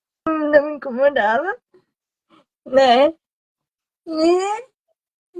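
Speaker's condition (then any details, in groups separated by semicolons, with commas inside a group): Cerebral palsy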